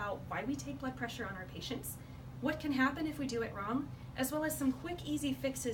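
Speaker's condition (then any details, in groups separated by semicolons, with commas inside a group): No condition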